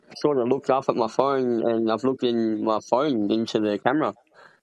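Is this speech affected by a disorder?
Yes: cleft palate; congenital.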